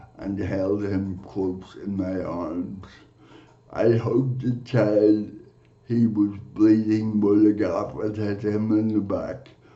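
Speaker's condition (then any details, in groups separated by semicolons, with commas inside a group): Cerebral palsy; from birth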